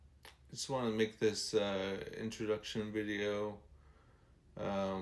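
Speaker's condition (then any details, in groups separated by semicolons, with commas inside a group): ALS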